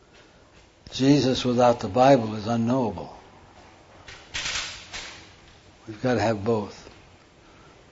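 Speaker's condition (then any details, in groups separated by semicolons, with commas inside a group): Parkinson's; hand tremor during talk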